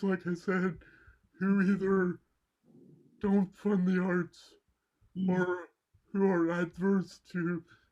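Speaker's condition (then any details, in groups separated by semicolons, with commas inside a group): Cerebral palsy, mild; vocal and speech impairments, voice not normal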